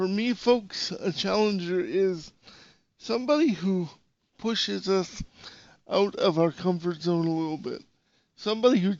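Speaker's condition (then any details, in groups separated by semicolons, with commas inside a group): Cerebral palsy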